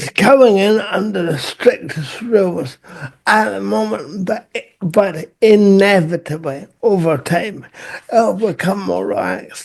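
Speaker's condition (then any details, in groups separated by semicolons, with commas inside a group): Cerebral palsy; walking always difficult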